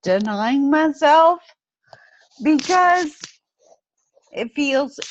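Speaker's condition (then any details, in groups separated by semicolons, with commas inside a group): Friedreich's ataxia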